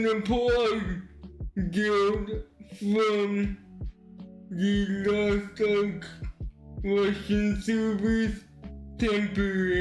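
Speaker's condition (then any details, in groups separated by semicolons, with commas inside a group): Cerebral palsy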